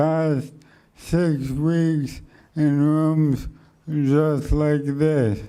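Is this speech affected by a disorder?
Yes: ALS; speech slowed and softened.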